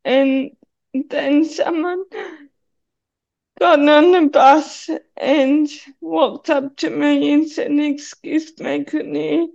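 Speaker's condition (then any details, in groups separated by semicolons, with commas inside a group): Cerebral palsy; needs hand to hold on steep stairs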